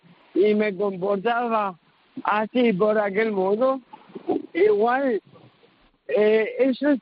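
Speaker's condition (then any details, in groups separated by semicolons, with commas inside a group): Cerebral palsy; cerebral palsy from birth, diagnosed years later after MRI, early intervention from infancy, no intellectual disability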